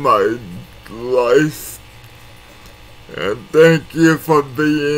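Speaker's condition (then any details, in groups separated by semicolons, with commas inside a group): Cerebral palsy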